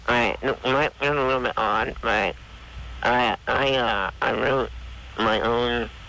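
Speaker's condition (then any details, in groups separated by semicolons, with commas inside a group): Spinal muscular atrophy; more severe Werdnig-Hoffmann form, wheelchair user, steers wheelchair with straw control; lying down during call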